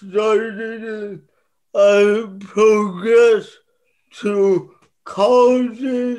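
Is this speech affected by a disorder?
Yes: cerebral palsy; ongoing gym workouts, reported to make cerebral palsy stronger.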